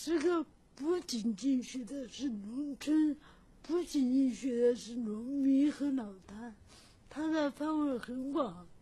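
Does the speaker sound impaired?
Yes: cerebral palsy; from birth, breech delivery with oxygen deprivation, impaired mobility, handwriting very difficult; unclear articulation, self-described in own poem.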